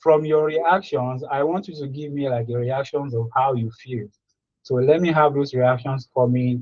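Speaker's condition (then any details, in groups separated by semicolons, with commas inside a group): No condition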